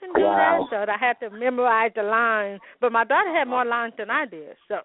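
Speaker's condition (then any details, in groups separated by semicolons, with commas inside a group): Hearing loss with speech impediment, congenital; speech impediment caused by hearing loss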